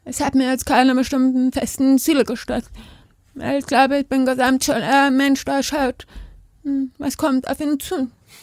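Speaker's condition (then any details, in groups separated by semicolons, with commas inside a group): Deafness; not born deaf, hearing school, spoken mother tongue, sign language learned later, uses Zupack and Basslet bass devices; lip-reads without interpreter, bilingual in spoken and sign language; speaks aloud, hearing people forget deafness, voice different and louder on stage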